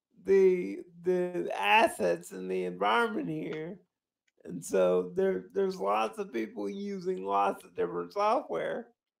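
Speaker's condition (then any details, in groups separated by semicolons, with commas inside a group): Cerebral palsy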